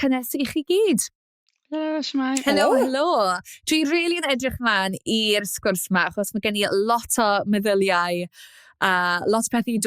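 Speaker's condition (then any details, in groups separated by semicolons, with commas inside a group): No condition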